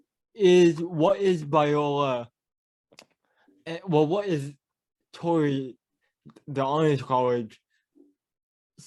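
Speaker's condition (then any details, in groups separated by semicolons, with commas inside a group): Cerebral palsy; mild speech impediment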